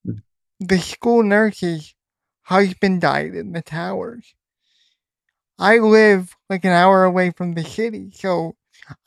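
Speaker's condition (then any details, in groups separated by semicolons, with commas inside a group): Cerebral palsy; since birth, uses wheelchair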